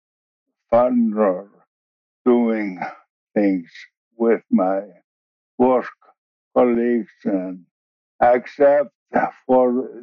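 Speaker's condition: ALS, bulbar onset, later regular ALS; slurred or slowed speech

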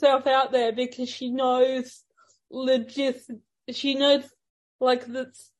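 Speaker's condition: Ataxic cerebral palsy; ambulant wheelchair user

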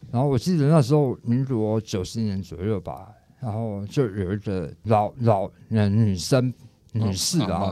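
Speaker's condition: Tongue cancer, stage 4 tongue cancer and parotid cancer; daily pronunciation practice after recovery

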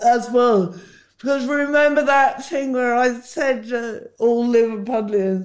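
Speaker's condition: Huntington's disease; past tominersen gene silencing trial

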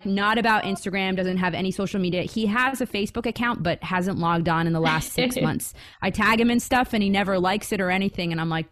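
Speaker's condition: No condition

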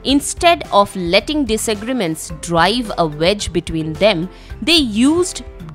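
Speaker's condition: No condition

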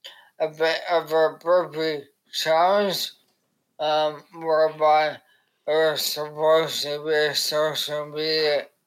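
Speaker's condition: ALS; stem cell therapy in Korea

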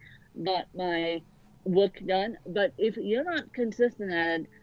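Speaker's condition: Cerebral palsy; from birth, lack of oxygen at traumatic birth, affects both sides of body, had surgeries; more severe than a character who can walk and talk, needs full help dressing; writes by voice dictation with Siri, dragon naturally speaking needs repeated training

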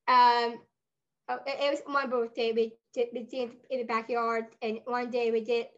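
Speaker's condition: Down syndrome; adult with Down syndrome

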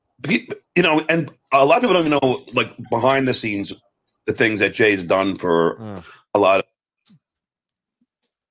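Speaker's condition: Stutter; persistent stutter, present by college years at NYU, seeing a therapist around start of stand-up; host says communication declined, cannot communicate the same way; two jokes in first 5-minute set, no stutter in second set; blocks

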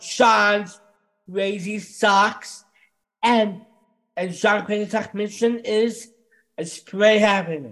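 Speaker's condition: Down syndrome; extra chromosome 21

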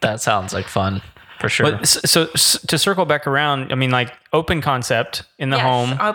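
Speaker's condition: No condition

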